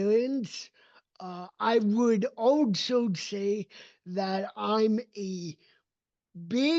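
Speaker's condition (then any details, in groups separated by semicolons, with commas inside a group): Cerebral palsy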